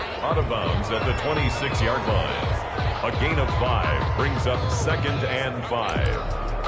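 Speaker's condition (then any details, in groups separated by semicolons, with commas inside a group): No condition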